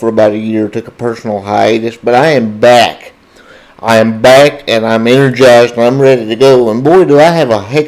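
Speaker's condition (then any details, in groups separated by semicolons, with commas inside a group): Cerebral palsy, spastic diplegia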